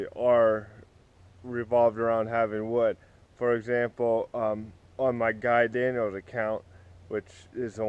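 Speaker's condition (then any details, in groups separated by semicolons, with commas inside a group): Cerebral palsy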